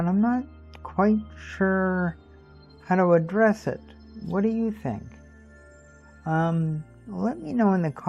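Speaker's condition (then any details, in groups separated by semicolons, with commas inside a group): Cerebral palsy; stiff muscles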